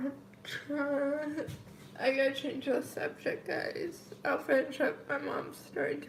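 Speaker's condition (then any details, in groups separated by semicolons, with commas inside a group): Cerebral palsy, mild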